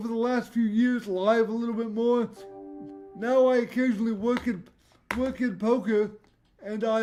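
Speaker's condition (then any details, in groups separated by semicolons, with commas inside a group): Cerebral palsy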